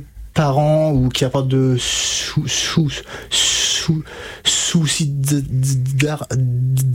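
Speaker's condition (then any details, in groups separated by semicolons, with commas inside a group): Stuttering; onset at 5 to 6 years, no childhood speech therapy, therapy begun at 20, age 33; blocks and repetitions, fluency techniques learned, much worse ages 5 to 20, could not finish sentences; repeated sounds, prolonged sounds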